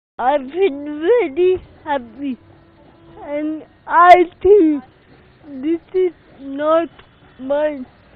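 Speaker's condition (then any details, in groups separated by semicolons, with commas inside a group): Cerebral palsy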